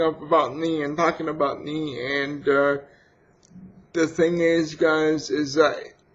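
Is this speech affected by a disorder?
Yes: cerebral palsy.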